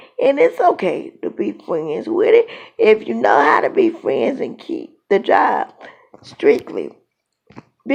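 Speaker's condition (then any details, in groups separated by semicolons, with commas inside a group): Cerebral palsy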